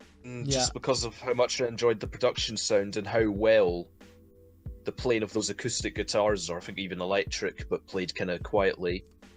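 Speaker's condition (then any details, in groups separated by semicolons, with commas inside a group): No condition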